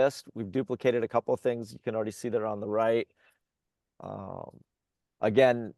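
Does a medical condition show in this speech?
No.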